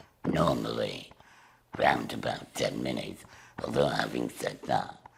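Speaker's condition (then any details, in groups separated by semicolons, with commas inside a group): Laryngectomy; still has voice after operation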